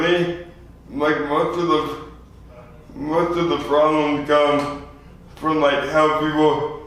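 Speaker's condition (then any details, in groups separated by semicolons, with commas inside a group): Spastic quadriplegia cerebral palsy; spastic quadriplegic form, lifelong; out of breath when starting to read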